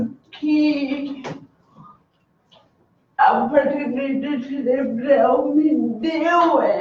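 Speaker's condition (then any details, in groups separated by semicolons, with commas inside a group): Cerebral palsy; communicates using letters and symbols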